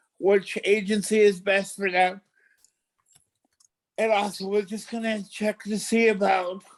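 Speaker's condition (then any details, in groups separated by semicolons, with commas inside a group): Cerebral palsy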